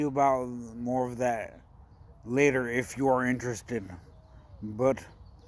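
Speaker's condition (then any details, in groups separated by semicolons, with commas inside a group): Brain injury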